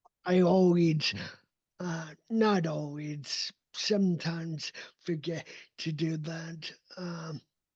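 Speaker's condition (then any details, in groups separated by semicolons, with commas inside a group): Cerebral palsy; premature birth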